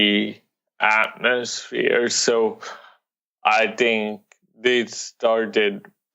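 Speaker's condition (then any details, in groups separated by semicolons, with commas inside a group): Cerebral palsy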